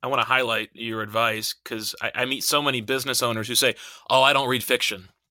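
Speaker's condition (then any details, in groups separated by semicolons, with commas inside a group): No condition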